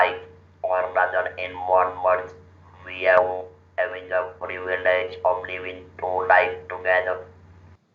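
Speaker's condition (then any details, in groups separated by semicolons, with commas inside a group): Laryngectomy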